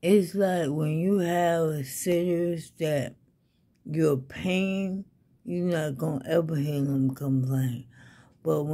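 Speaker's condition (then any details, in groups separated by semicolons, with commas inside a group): ALS; needs help with daily activities, fatigue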